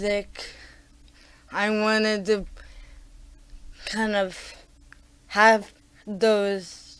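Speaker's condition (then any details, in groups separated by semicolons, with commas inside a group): Cerebral palsy; talking is a struggle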